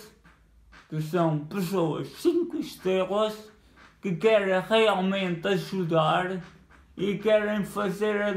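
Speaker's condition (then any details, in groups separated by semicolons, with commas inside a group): Cerebral palsy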